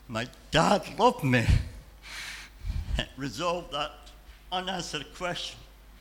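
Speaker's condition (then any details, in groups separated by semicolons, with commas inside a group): Cleft palate and cleft lip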